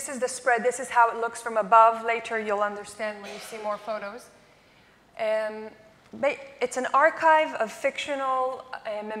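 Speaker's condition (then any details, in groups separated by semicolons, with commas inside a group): No condition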